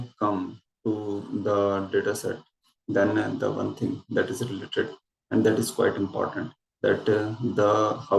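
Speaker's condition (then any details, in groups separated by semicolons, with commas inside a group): No condition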